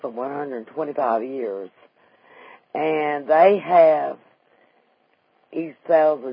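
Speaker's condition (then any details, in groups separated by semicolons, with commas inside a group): Vocal cord paralysis after stroke, unilateral vocal fold paralysis; more than 6 years after stroke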